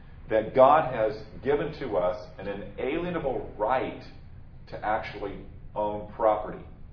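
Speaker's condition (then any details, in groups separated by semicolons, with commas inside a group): No condition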